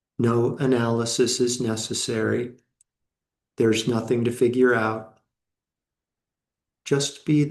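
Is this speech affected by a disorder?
No.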